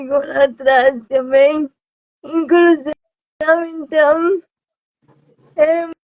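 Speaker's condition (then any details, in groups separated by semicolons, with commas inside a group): Cerebral palsy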